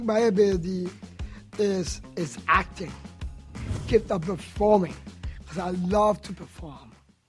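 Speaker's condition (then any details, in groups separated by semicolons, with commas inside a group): Down syndrome; adult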